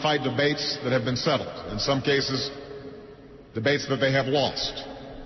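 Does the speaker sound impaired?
No.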